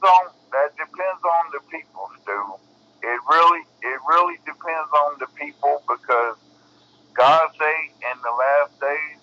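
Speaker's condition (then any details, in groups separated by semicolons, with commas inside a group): Cerebral palsy; bedbound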